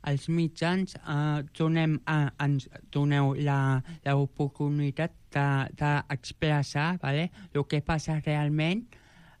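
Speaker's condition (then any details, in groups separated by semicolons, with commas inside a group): Joubert syndrome; present from birth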